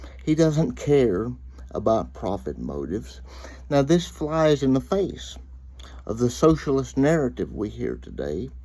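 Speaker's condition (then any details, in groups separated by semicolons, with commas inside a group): Cerebral palsy; reports speaking clearly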